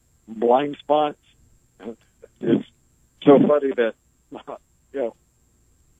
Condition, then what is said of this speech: ALS (motor neuron disease). He was diagnosed in September of 2000, and he's able to speak.